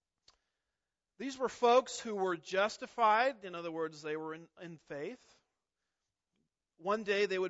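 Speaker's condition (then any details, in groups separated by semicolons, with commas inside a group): No condition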